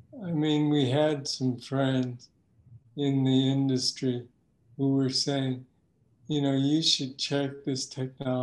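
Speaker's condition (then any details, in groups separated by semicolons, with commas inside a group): Parkinson's disease; left foot, loss of control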